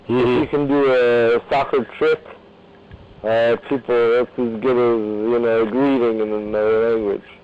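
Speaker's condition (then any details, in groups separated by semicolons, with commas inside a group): Cerebral palsy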